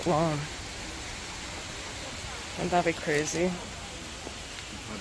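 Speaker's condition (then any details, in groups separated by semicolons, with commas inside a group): No condition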